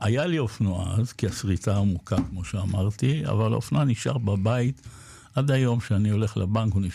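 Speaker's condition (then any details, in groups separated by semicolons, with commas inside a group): Parkinson's disease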